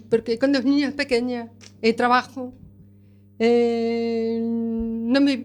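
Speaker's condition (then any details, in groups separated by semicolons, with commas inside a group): Deafness with cochlear implant; deaf since childhood, right ear unaided and unstimulated for many years; implant external processor with cable, hearing aid left ear, implant now overtaking aided ear, relies heavily on lip reading; cannot perceive voice timbre, intonation or accents, understands nothing without seeing faces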